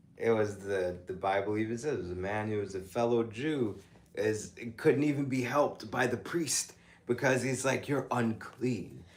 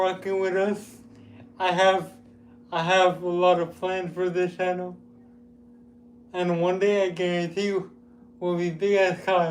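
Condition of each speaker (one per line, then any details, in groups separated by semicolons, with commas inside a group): No condition
Cerebral palsy; with developmental delay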